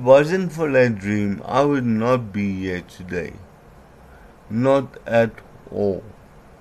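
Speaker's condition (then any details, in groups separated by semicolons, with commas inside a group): Cerebral palsy; from birth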